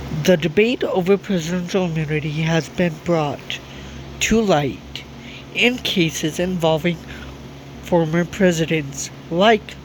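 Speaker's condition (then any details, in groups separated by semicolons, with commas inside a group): Cerebral palsy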